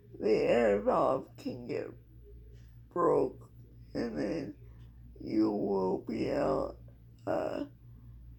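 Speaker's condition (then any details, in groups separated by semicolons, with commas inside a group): Cerebral palsy; dystonia in hands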